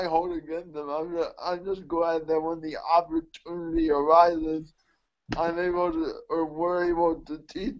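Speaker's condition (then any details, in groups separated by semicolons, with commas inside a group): Cerebral palsy; mixed quadriplegia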